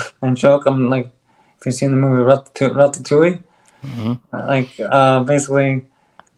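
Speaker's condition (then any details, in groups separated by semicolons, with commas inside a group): ALS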